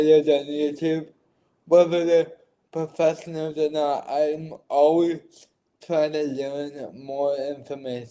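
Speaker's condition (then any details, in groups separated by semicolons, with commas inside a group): Cerebral palsy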